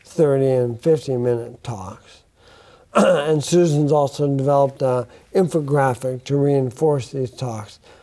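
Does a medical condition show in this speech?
Yes: bulbar onset ALS; affects speech.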